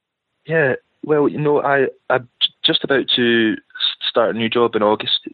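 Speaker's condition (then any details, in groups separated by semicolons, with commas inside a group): Stammer; severe stutter since at least school age, no cure; managed through Maguire program, peer-run by people who stutter, no professional speech therapists; stutters quite severely, uses Maguire program tools to control stutter, occasional blocks when teaching; repeated words, blocks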